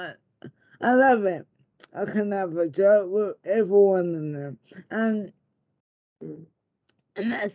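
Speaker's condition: Motor neurone disease; diagnosed after months of speech difficulties, sees speech therapist; looks physically fine, speech affected, tested Google's Relate accessibility product; speech sounds different, listeners mistake it for stroke, relatives abroad tell her not to speak

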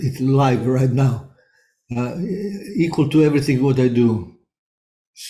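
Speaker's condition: Parkinson's disease; onset around age 55 or 56

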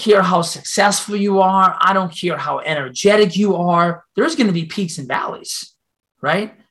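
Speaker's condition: No condition

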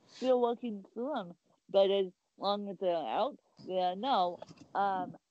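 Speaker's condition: Ataxic spastic cerebral palsy; physical disability

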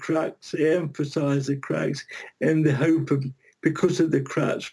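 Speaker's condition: Cerebral palsy; from birth

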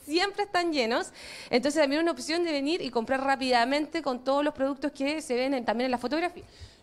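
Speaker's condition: No condition

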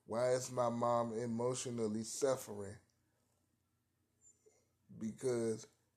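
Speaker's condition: Cerebral palsy, spastic quadriparesis

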